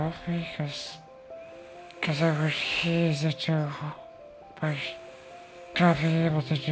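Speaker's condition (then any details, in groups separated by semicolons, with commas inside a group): ALS; diagnosed at age 27, mobility impacted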